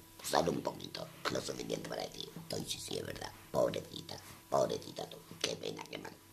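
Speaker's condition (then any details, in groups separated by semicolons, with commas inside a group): Total laryngectomy; laryngeal cancer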